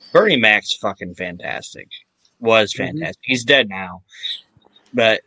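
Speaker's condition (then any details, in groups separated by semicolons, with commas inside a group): No condition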